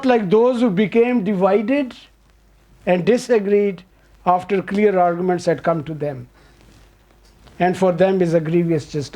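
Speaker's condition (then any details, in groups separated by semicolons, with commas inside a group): No condition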